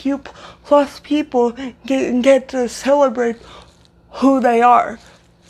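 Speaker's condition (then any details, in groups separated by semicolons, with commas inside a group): Cerebral palsy, severe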